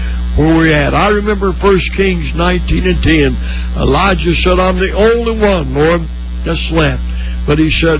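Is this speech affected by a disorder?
No.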